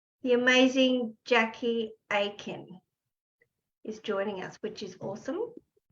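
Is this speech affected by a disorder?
No.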